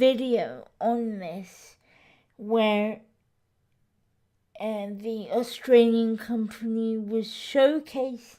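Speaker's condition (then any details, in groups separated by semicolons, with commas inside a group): Cerebral palsy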